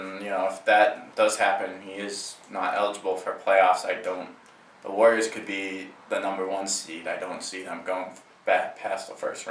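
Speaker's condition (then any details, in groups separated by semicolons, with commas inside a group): No condition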